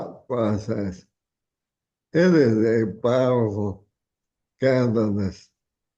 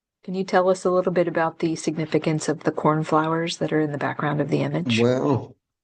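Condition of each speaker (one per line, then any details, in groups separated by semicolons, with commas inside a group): ALS
No condition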